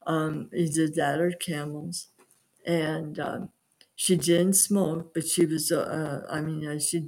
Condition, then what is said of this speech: Aphasia. If I'm overly tired, because I have what's called aphasia, and a lot of people have that, and that means that your voice is affected, and you caught on to that right away.